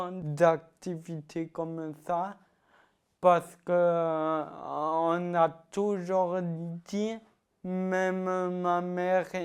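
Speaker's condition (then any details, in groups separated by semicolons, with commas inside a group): Ataxia-telangiectasia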